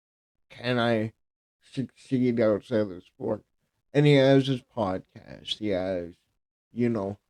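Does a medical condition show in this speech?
Yes: cerebral palsy.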